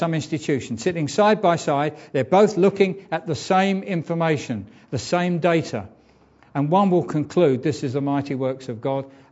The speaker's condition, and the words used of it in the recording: No condition.